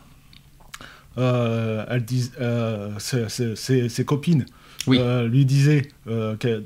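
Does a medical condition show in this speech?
Yes: stuttering; possibly partly from epilepsy, large tongue scar from frequent tongue biting in seizures; concentrates hard to remain intelligible to everyone; here repeated sounds.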